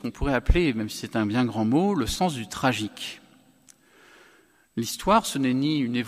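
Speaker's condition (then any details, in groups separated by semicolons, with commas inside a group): No condition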